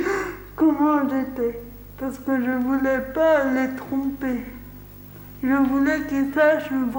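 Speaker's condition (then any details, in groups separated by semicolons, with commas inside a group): Cerebral palsy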